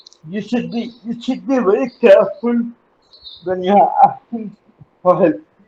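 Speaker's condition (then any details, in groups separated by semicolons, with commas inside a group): Cerebral palsy; uses wheelchair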